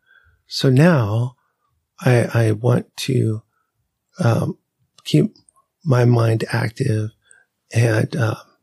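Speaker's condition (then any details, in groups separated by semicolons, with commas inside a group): ALS; Radicava infusion during recording, diagnosed five months earlier at Forbes Norris clinic by Dr. Katz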